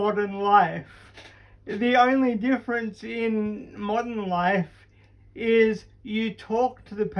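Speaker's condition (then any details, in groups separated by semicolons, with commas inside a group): Cerebral palsy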